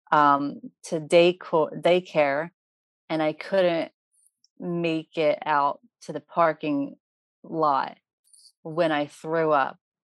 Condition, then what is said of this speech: Aphasia. I'm practicing and still learning strategies and help with my speech.